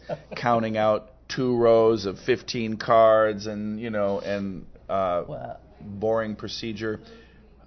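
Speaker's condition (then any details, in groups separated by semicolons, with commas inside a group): No condition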